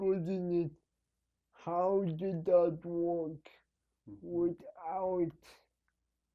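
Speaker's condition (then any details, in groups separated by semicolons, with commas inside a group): Cerebral palsy; needs help at night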